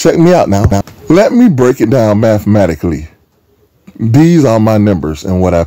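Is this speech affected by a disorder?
No.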